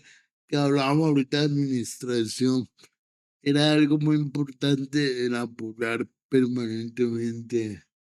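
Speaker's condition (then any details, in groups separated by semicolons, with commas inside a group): Cerebral palsy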